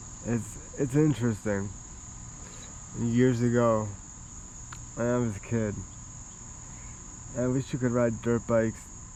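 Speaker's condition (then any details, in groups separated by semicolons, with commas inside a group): Cerebral palsy, spastic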